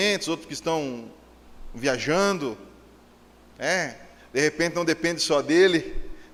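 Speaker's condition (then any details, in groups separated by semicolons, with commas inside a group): No condition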